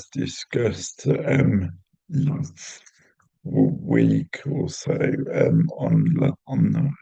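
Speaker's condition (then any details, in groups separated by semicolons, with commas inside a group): Cerebral palsy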